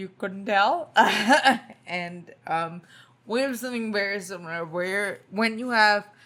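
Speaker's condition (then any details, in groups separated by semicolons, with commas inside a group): Spinocerebellar ataxia type 2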